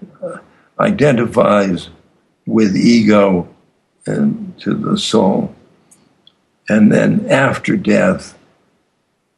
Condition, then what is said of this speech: Aphasia. It's obviously much harder to weave together a complex story with lots of different threads